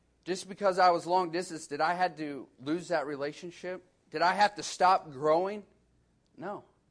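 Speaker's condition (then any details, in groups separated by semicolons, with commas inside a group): No condition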